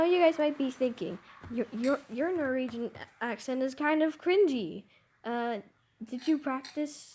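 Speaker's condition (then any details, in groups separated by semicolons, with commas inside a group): No condition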